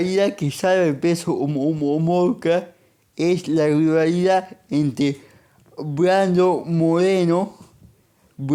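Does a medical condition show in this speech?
Yes: cerebral palsy; monthly medication.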